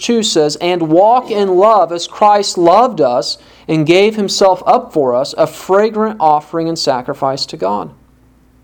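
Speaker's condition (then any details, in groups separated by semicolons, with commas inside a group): No condition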